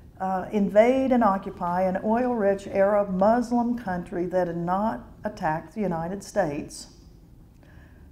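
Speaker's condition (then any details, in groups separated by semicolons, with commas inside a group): No condition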